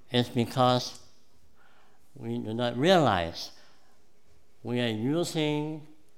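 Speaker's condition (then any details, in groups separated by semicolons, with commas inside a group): Cleft palate; congenital cleft palate, present from birth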